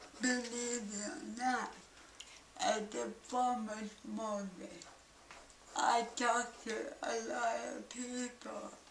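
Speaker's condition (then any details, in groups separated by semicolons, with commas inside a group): Cerebral palsy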